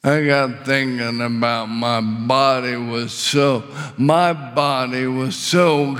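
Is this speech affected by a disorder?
Yes: ALS; muscles falling apart throughout body, swallowing difficulty; very little physical function, paralysis expected within a year or two, later breathing muscle failure expected; struggles with swallowing, choked seriously on saliva, windpipe tightened, couldn't breathe.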